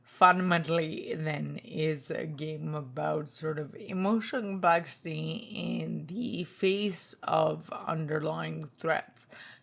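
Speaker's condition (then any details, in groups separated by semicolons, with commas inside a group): Spinocerebellar ataxia type 2, SCA2; tongue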